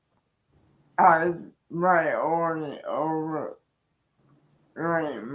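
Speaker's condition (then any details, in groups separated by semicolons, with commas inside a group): Cerebral palsy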